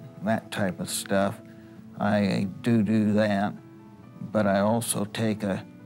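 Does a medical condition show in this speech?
Yes: multiple sclerosis; minimal symptoms at diagnosis, now fatigues with tasks, needs chair.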